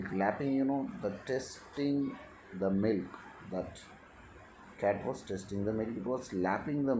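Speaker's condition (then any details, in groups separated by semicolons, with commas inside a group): No condition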